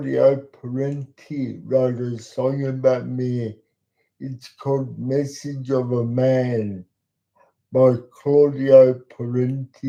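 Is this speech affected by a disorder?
Yes: cerebral palsy; talks slowly.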